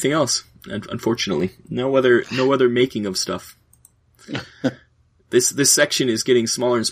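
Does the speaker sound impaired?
No.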